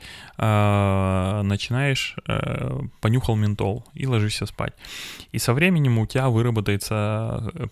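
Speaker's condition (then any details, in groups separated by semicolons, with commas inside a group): No condition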